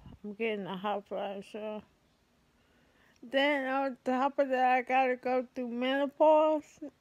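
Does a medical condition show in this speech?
Yes: ALS; affects hands.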